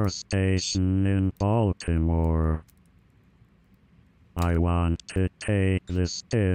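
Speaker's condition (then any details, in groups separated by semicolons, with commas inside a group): Amyotrophic lateral sclerosis; bulbar onset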